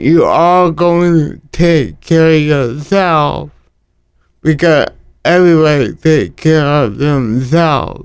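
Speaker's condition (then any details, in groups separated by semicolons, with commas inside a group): Cerebral palsy; talking affected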